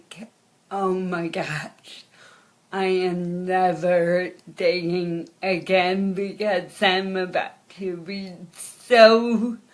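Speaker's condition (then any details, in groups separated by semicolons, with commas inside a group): Cerebral palsy; from birth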